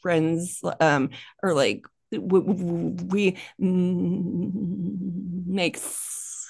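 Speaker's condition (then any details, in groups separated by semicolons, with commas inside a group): Stuttering; more comfortable the more people spoken to, sound repetitions; repeated sounds, prolonged sounds, blocks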